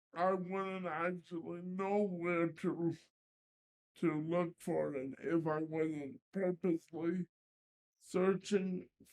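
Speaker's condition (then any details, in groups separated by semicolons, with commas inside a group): Cerebral palsy; limited hand dexterity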